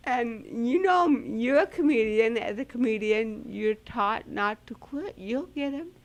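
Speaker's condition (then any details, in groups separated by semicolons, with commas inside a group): Cerebral palsy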